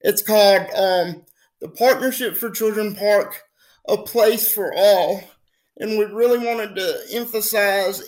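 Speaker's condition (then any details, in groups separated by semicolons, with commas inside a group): Spastic quadriplegic cerebral palsy; from birth, fully wheelchair bound, cannot move self, affects muscle tone; daily stretching to keep muscles from getting too tight, age 25; speech sometimes affected if not careful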